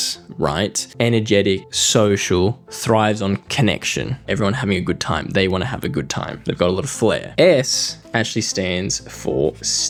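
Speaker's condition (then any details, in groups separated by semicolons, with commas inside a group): No condition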